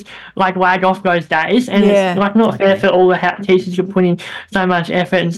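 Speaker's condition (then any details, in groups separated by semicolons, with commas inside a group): Bilateral cleft lip and palate; congenital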